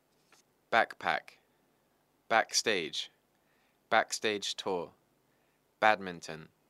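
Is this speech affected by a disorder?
No.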